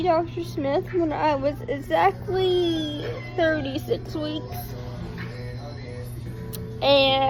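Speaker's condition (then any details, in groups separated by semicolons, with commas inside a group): Cerebral palsy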